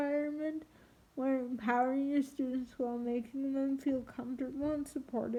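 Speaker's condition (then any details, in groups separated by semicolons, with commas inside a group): Triplegic cerebral palsy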